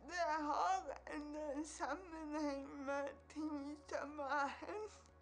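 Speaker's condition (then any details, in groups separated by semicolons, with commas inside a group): Cerebral palsy; cerebral palsy from birth, umbilical cord around neck, oxygen deprivation, brain injury, 28 years since onset; speaking in pre-recorded video clip shown on screen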